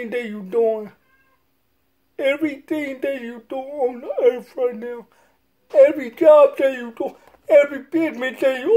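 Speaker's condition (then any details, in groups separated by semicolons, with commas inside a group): Cerebral palsy; from birth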